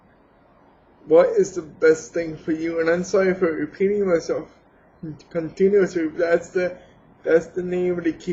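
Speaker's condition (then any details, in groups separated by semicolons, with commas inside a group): Cerebral palsy; has had surgery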